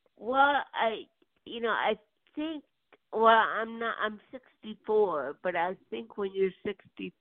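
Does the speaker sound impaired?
Yes: cerebral palsy; birth onset.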